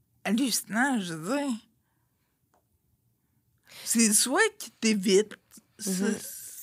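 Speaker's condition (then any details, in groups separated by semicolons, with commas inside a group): Friedreich's ataxia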